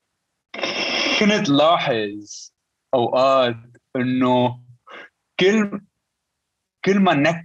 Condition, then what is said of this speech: Stuttering. كل ما أعمل جوكس يعني عن هذا الموضوع مش بس كانوا الناس يرتاحوا لأنه عم يفهموا ليش أنا عم بحكي بهذا الشكل